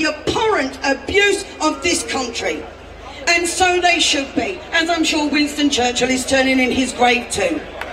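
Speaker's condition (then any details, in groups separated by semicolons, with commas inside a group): No condition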